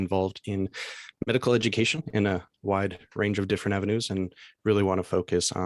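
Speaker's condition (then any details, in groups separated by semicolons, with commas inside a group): No condition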